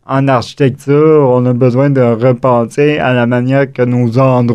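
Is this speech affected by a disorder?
Yes: cerebral palsy; acquired, wheelchair user.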